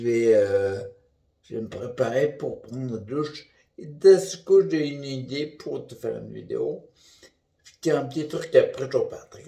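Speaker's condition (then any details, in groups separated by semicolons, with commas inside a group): Primary progressive multiple sclerosis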